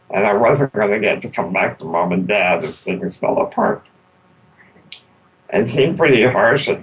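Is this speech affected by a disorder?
Yes: spinal muscular atrophy; complete quadriplegia from spinal muscular atrophy.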